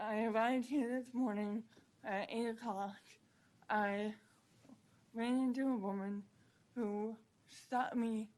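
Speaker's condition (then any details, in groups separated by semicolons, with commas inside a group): Cerebral palsy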